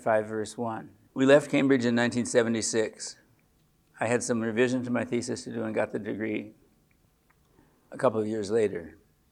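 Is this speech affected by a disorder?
Yes: Parkinson's disease; age 74.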